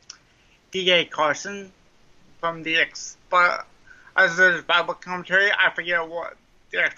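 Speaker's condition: Cerebral palsy; mild cerebral palsy, lifelong, trouble writing with hands, slow running, 21 minutes per mile; speech impediment, sounds like Wendy's drive-thru speaker box, may sound drunk

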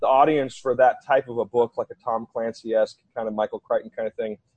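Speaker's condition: No condition

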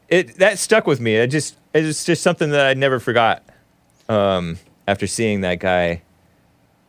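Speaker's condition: No condition

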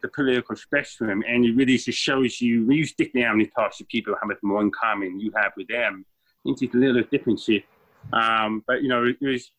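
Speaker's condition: Deafness, born deaf

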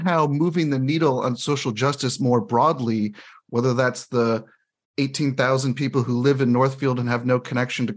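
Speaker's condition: No condition

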